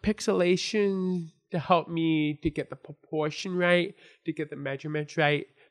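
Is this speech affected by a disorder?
Yes: born deaf; congenital deafness from birth; ongoing speech struggles; had to learn to speak and hear, hard, first full sentence at age five, English difficult.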